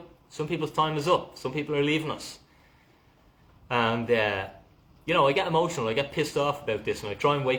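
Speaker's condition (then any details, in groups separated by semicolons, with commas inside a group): No condition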